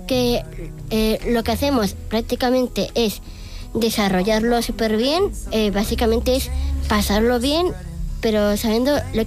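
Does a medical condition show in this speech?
Yes: Down syndrome; debate and oratory training with down navarra team, yo tengo opinión league.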